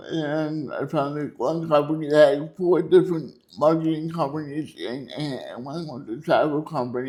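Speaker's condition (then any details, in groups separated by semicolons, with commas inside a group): Cerebral palsy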